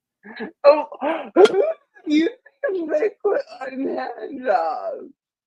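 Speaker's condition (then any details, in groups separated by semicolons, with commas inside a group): Cerebral palsy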